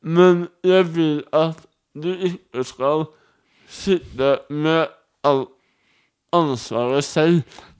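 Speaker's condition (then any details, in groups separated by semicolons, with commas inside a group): Cerebral palsy; wheelchair user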